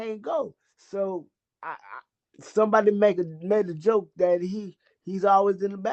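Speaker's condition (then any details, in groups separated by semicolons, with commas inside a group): Cerebral palsy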